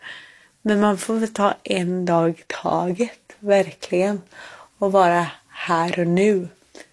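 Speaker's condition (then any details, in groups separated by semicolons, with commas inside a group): Cerebral palsy; born without heartbeat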